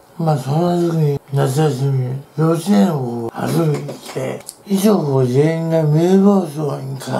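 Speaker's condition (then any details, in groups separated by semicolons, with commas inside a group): Tongue cancer, partial glossectomy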